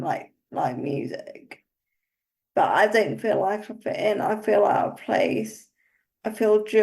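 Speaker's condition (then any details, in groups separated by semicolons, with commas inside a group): Cerebral palsy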